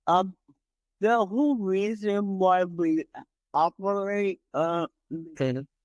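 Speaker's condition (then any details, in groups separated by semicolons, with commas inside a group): Cerebral palsy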